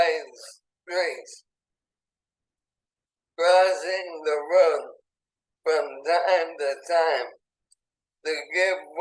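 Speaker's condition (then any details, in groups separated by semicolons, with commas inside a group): ALS; burning in lungs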